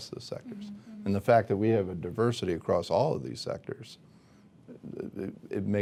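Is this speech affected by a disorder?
No.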